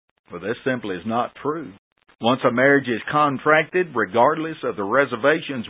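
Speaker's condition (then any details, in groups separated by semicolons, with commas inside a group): No condition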